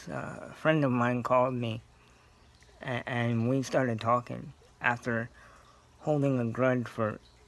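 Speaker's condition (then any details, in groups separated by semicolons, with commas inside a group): Cerebral palsy; scoliosis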